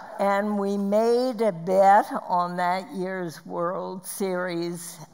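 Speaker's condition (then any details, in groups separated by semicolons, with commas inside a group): Spasmodic dysphonia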